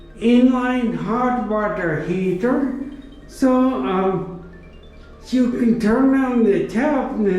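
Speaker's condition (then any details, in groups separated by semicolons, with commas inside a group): Traumatic brain injury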